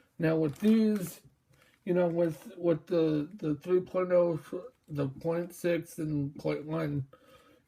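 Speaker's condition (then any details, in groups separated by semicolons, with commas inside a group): Mobius syndrome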